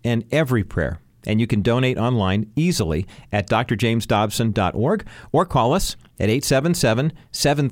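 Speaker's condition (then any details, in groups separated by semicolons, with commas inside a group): No condition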